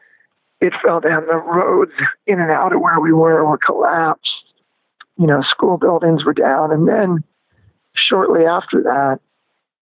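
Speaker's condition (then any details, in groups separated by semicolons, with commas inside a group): Spasmodic dysphonia; gradual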